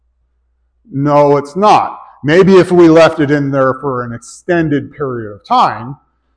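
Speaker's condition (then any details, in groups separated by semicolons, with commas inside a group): No condition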